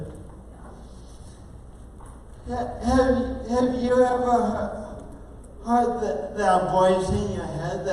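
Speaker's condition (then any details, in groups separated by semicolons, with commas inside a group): Oxygen-related condition, speech impairment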